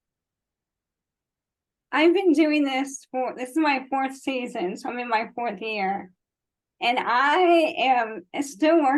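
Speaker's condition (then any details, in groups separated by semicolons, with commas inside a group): ALS; slow progressing form; 15 years since onset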